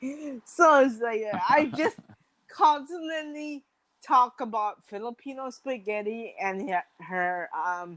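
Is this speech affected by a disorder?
Yes: mild cerebral palsy.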